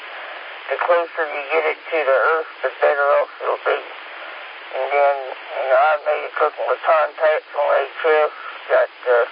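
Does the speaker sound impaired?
Yes: speech impediment; several disabilities, long hard battle; some phonetic words hard to get off tongue, whiskey zulu hard, hotel alpha november easier.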